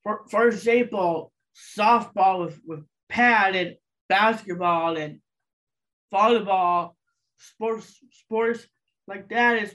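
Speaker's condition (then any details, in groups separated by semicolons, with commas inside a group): Down syndrome; adult of 25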